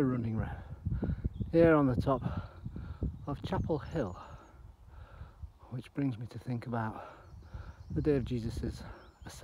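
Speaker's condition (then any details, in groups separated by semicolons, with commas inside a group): No condition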